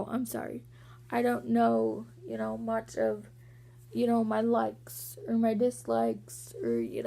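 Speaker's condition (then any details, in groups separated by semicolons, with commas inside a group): Cerebral palsy; walking sometimes hard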